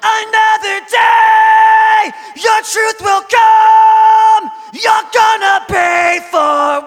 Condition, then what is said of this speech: No condition.